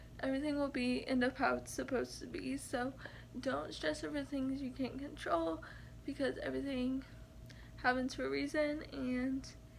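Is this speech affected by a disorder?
Yes: cerebral palsy.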